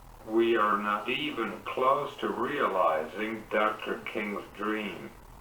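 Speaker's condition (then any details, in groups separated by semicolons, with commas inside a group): Cerebral palsy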